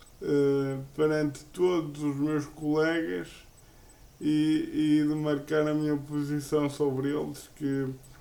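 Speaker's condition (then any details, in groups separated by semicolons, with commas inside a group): Cerebral palsy; uses a wheelchair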